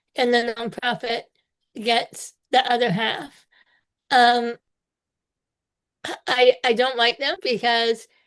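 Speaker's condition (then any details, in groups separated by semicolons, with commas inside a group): Spinal muscular atrophy type two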